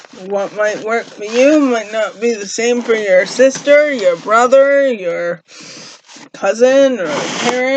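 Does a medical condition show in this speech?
Yes: cerebral palsy; uses walker, no wheelchair.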